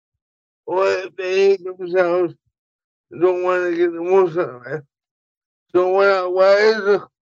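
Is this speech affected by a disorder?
Yes: cerebral palsy; voice affected once in a while.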